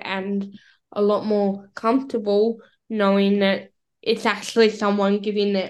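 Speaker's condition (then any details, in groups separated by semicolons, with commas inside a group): Cerebral palsy; battery-powered wheelchair user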